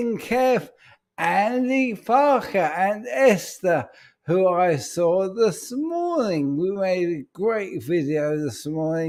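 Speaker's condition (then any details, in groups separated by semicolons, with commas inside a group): ALS; speech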